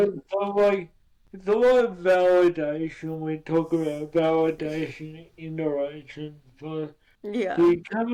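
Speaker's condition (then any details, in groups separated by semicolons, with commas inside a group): Cerebral palsy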